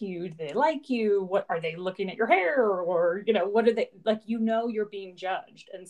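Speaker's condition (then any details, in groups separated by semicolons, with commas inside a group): No condition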